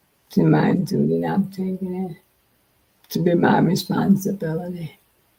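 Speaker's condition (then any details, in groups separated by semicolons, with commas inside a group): Multiple sclerosis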